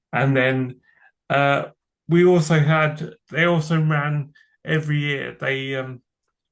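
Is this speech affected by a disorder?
Yes: cerebral palsy; from birth.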